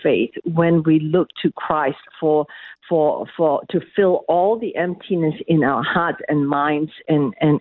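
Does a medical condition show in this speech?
No.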